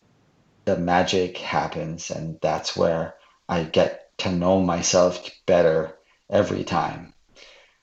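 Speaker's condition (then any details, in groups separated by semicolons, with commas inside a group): Stuttering; stuttering felt physically, syllables felt from diaphragm up to lips, gets stuck on p sound; prolonged sounds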